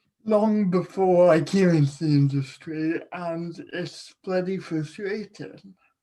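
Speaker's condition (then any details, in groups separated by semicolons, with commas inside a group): Cerebral palsy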